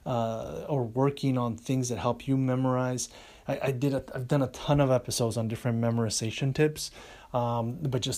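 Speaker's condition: No condition

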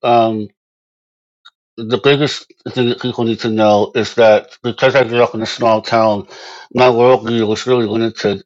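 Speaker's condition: Moebius syndrome; congenital

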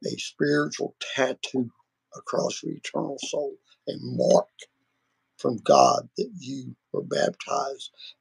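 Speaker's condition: Vocal cord surgery; multiple vocal cord surgeries

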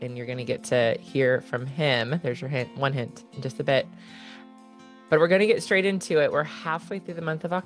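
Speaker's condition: No condition

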